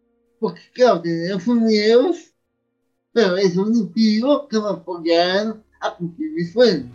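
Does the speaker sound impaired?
Yes: cerebral palsy; near death as newborn.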